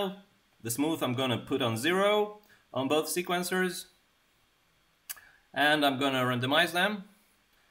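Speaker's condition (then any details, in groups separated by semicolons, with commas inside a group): No condition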